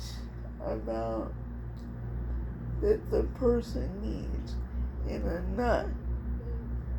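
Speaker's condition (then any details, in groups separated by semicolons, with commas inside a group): Cerebral palsy; speech somewhat affected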